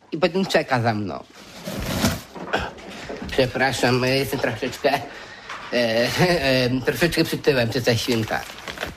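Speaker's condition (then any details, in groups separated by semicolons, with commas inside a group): Down syndrome; intellectual disability, sometimes forgets things, errors with arithmetic and counting money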